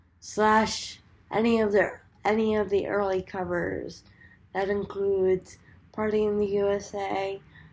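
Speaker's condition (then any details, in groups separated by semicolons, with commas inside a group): Cerebral palsy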